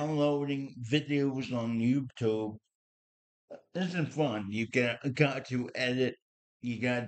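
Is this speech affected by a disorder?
Yes: cerebral palsy.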